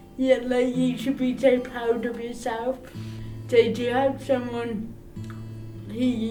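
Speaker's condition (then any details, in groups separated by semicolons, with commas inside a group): Cerebral palsy; arm tremors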